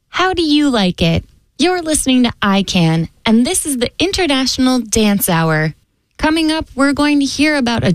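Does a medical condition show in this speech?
No.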